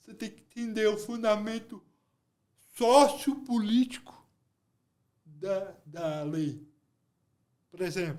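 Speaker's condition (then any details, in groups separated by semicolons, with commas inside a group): Cerebral palsy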